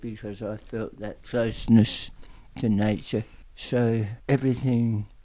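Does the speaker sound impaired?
Yes: tongue cancer; aggressive tongue cancer, radiotherapy and chemotherapy, stomach feeding tube for swallowing problems after treatment; speech and swallowing problems persist to a certain extent; lasting speech and swallowing problems, still present to a certain extent.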